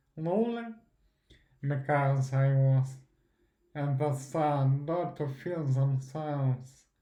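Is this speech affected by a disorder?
Yes: primary progressive multiple sclerosis.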